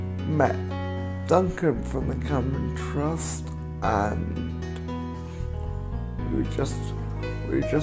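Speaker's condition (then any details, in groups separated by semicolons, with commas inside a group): Cerebral palsy; present since infancy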